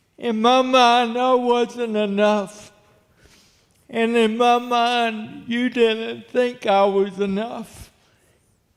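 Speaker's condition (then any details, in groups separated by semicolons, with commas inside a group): Cerebral palsy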